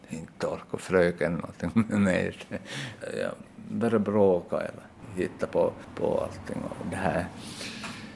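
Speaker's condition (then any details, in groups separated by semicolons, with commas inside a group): Aphasia after brain injury; word-finding difficulty, circumlocution, could not speak at first after injury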